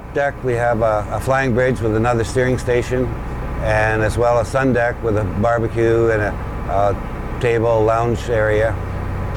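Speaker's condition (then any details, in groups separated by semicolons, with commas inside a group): No condition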